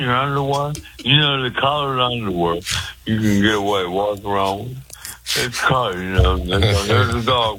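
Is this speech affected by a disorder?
Yes: speech impediment; cause unclear, stabbed by girlfriend and hit on head with ashtray years ago; hard to understand, worse on speakerphone with echo and delayed show behind.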